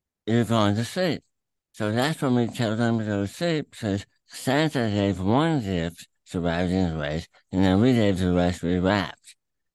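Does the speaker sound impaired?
Yes: throat cancer; throat cancer three times, radiation with molded mask, chemo, checkups at Erlanger Medical Center Chattanooga; stage 4, terminal, tumor through tongue attached to epiglottis, inoperable, Emory Proton Center therapy not working; voice affected by cancer, eating issues from tongue tumor, still talks at length.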